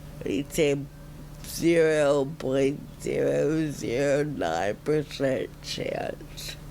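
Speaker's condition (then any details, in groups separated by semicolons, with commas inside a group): Friedreich ataxia; speech tires with effort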